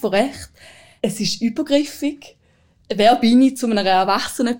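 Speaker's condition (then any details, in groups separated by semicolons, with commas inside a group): No condition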